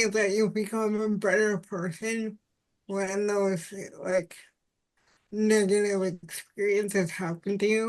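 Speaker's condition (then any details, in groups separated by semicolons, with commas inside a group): Cerebral palsy; spastic quadriplegic cerebral palsy, all four limbs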